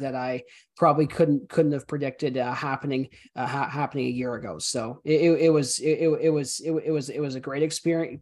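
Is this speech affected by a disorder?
Yes: stutter, severe; autism diagnosed around age 13 or 14, stutter linked to autism, unnoticed hand waving, eye contact difficulty; heavy stutter; here repeated sounds, repeated words.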